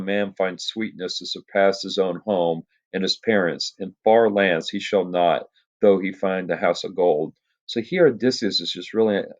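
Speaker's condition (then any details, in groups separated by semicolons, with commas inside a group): No condition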